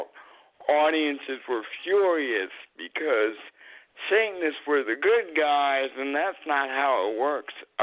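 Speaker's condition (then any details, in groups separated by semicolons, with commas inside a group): Cerebral palsy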